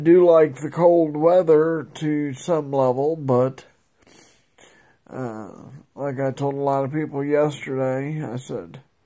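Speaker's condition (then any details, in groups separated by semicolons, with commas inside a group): Multiple sclerosis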